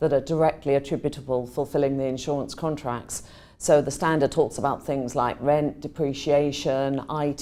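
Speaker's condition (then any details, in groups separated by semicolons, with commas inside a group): No condition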